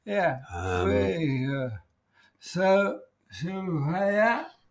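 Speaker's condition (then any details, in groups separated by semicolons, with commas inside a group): ALS; voice may sound peculiar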